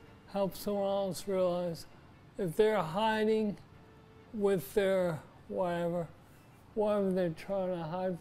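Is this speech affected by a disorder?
Yes: Parkinson's disease; strong voice, sings.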